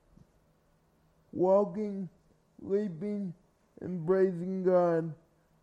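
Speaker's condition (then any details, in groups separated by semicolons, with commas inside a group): Cerebral palsy; carried everywhere by parents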